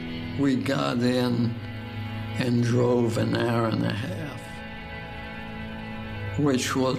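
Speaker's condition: ALS, speech-generating device

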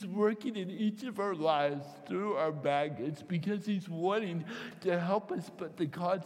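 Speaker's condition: Cerebral palsy; mild cerebral palsy from birth

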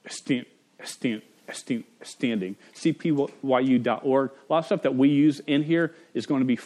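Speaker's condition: Stutter; stutter since age five, persisting through adulthood; stutters while giving a talk to parents; at times blocks and cannot say own name; repeated sounds, prolonged sounds, blocks

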